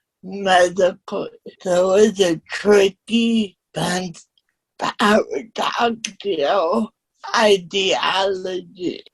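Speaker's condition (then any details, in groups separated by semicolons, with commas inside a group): Cerebral palsy; slight speech impediment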